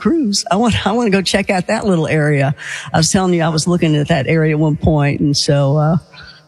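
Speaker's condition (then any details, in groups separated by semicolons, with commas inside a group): No condition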